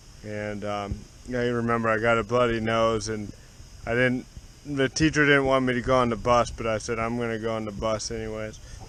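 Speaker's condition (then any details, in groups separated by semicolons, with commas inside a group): Cerebral palsy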